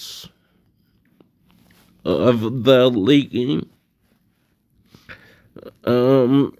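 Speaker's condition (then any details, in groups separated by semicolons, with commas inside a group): Cerebellar degeneration and ataxia; slow speech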